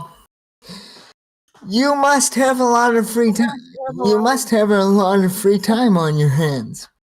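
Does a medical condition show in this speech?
Yes: cerebral palsy, spastic quadriplegia; spastic quadriplegia, from birth; quite severe; speech mostly unaffected, problems when talking fast.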